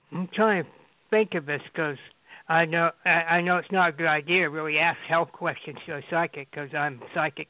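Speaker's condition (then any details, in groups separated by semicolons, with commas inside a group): Cerebral palsy; wants neck stabilization plus laminotomy, about three operations, worried surgery may worsen condition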